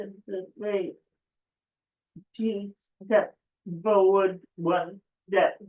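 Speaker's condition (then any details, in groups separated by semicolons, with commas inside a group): Cerebral palsy; affects speech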